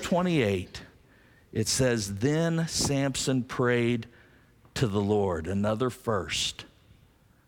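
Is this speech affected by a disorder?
No.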